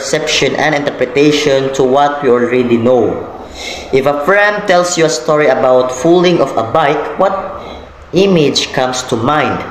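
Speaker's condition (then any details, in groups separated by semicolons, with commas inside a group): No condition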